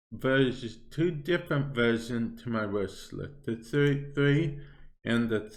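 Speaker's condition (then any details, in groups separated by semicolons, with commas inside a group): Cerebral palsy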